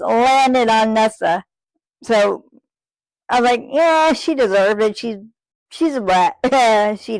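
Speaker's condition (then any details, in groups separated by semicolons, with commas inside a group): Cerebral palsy, spastic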